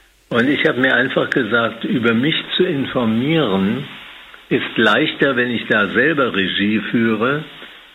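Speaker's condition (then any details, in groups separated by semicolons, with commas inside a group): Parkinson's disease; tremor on holding a glass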